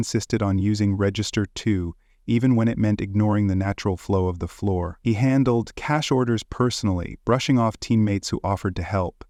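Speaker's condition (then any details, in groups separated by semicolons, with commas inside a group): No condition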